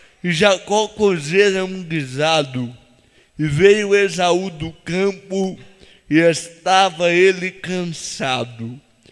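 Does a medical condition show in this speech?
Yes: cerebral palsy; no speech as child.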